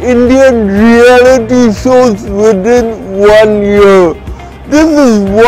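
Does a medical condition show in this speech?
Yes: cerebral palsy.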